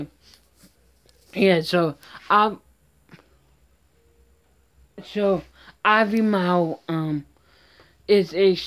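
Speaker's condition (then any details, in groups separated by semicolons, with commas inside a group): Mild cerebral palsy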